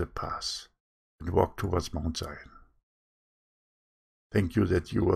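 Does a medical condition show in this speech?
No.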